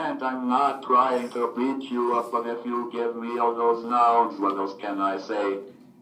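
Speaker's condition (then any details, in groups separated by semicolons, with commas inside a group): Cerebral palsy, athetoid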